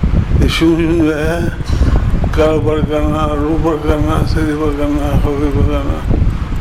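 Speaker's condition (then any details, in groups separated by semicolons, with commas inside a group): Difficulty speaking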